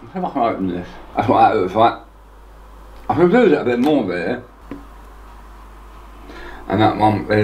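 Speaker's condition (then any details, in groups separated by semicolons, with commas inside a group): Tongue cancer; half tongue removed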